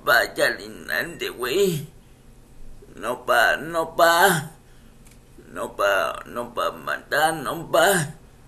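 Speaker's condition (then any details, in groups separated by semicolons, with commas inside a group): Cerebral palsy; speech affected by condition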